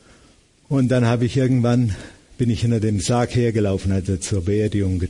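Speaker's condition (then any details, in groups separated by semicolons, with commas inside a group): Parkinson's disease; almost daily falls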